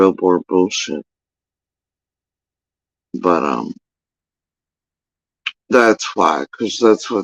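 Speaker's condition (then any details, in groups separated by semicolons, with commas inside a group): Facial paralysis after surgery; tongue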